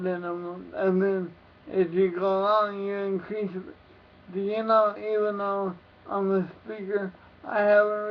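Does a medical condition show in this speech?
Yes: cerebral palsy.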